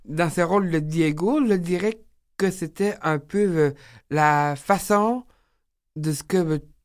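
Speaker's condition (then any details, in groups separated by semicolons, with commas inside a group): Down syndrome; age 30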